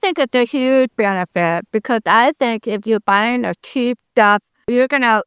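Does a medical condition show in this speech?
Yes: deafness; congenital complete deafness, found by tests at age four, not talking as young twin; speaks very well per host.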